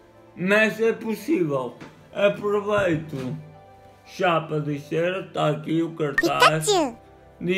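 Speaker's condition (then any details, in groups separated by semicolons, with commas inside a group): Cerebral palsy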